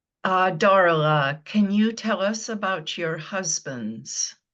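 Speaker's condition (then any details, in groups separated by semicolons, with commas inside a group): No condition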